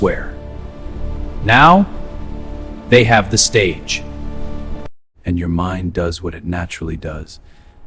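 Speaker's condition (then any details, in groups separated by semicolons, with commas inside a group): No condition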